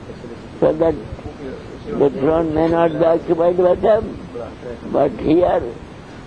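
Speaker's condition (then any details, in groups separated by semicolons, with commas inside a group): Deafness; cannot hear audience questions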